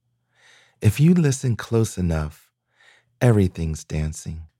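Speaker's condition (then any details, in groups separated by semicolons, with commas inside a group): No condition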